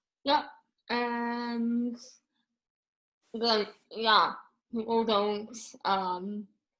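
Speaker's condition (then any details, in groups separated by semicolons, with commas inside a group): Moebius syndrome; facial paralysis affects speech, infant feeding difficulty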